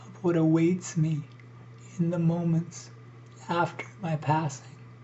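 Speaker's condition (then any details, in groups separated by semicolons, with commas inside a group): ALS; struggles to breathe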